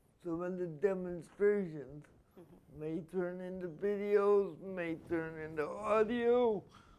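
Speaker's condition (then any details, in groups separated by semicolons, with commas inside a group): Spastic quadriplegia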